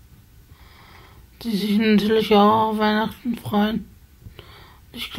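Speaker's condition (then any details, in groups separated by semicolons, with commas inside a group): Spasticity from birth; multiple sclerosis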